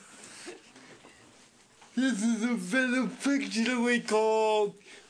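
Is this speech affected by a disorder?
Yes: speech impediment; sometimes hard for others to understand.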